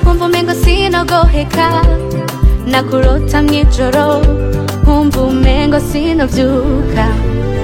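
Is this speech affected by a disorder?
No.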